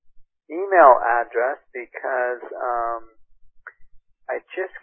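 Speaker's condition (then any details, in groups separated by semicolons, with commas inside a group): No condition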